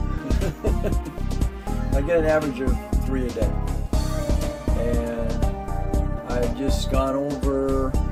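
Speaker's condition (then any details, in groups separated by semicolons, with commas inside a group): No condition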